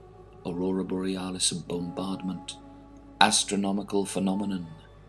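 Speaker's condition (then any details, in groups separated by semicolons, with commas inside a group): No condition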